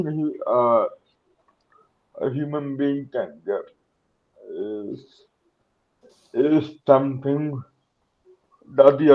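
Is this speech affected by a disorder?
Yes: cerebral palsy.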